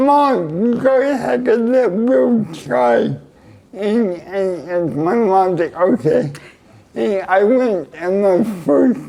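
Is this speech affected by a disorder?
Yes: cerebral palsy; neck surgery went badly.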